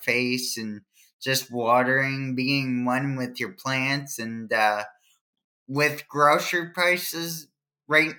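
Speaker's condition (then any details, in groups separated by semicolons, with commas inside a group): Cerebral palsy; trouble remembering multiple tasks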